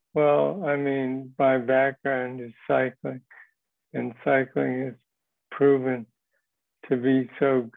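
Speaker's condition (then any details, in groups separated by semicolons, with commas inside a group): Parkinson's disease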